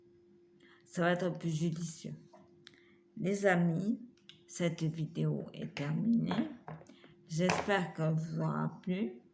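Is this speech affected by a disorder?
Yes: multiple sclerosis.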